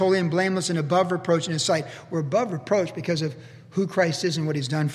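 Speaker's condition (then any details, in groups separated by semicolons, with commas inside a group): No condition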